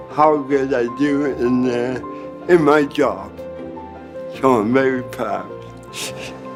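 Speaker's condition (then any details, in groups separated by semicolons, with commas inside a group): Cerebral palsy; from birth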